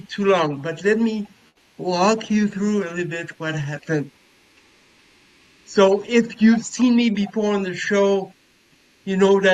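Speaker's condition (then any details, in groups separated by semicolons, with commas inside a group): Cerebral palsy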